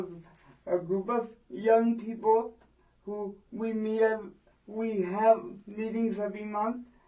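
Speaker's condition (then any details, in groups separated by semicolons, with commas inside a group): Cerebral palsy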